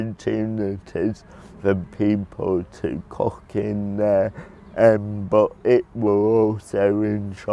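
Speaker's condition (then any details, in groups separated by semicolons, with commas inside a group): Cerebral palsy; predicted at birth never to talk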